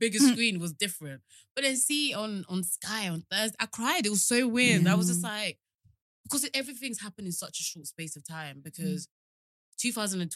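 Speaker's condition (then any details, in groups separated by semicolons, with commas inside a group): No condition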